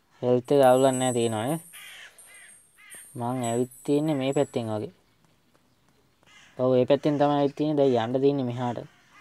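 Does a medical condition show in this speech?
No.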